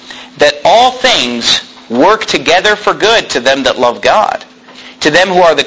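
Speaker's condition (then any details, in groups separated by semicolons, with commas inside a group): No condition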